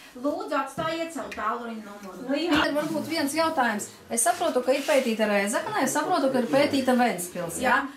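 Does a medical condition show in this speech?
No.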